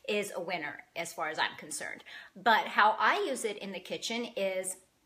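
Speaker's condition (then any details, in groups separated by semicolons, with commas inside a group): No condition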